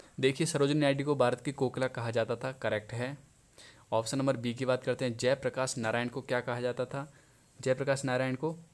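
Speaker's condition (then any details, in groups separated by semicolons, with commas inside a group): No condition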